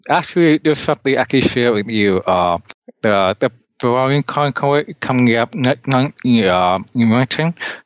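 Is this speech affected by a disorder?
Yes: deafness; cannot hear well.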